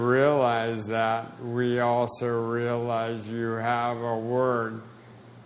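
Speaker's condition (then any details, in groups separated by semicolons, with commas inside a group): Spasticity, mild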